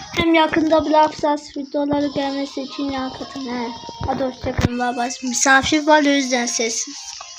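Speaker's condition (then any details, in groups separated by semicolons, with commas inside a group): No condition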